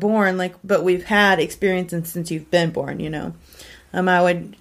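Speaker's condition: No condition

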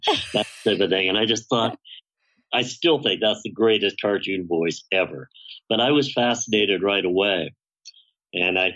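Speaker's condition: Bilateral cleft lip and palate, severe; congenital bilateral cleft lip and palate

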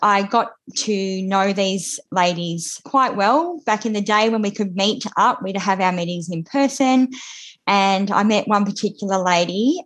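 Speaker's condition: Cleft lip and palate; congenital

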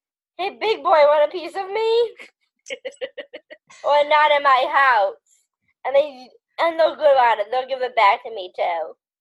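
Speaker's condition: Down syndrome

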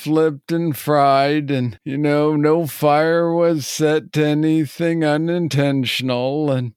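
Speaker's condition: Parkinson's disease; young onset

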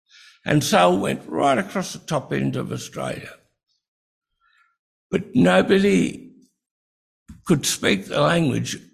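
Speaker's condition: Breathing-related speech difficulty

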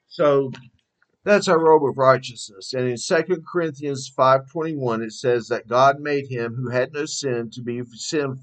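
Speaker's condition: No condition

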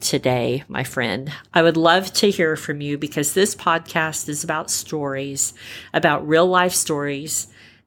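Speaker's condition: Repaired cleft palate; only one surgery lifetime

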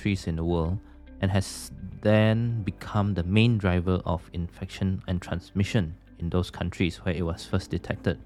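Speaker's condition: No condition

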